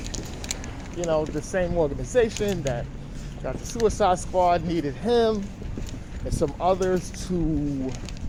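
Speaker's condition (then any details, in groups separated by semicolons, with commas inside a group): No condition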